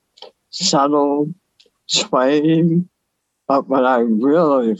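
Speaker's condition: Oral cancer salvage surgery, partial tongue, mandible and soft palate resection; severe dysphagia since salvage surgery, supraglottal swallow, Tongometer tongue training for safer swallow and articulation

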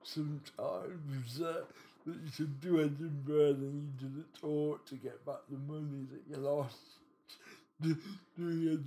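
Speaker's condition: Cerebral palsy

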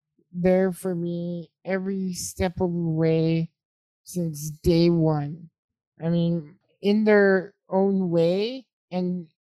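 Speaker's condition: Spinal muscular atrophy type 2

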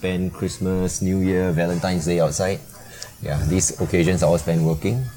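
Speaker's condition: No condition

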